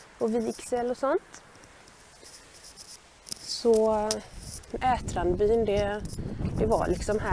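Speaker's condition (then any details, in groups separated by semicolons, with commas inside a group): No condition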